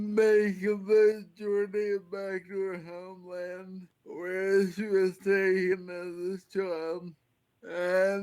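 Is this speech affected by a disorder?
Yes: Friedreich's ataxia.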